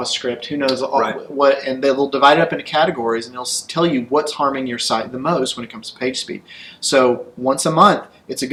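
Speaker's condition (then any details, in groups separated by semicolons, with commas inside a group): No condition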